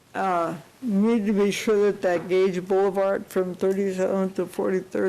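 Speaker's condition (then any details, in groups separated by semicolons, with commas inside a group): Cerebral palsy; unable to type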